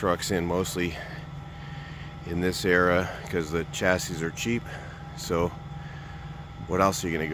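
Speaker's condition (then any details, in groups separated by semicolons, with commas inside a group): No condition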